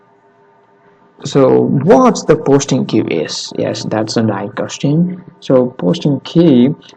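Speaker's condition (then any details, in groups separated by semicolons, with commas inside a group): No condition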